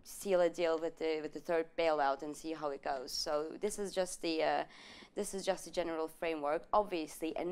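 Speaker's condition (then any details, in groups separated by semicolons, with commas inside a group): No condition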